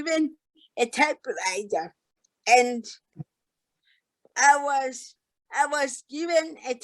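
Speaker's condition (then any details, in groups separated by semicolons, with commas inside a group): Cerebral palsy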